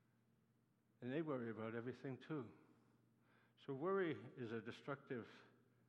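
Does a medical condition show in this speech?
Yes: Parkinson's disease; Parkinson's with acute demyelinating neuropathy.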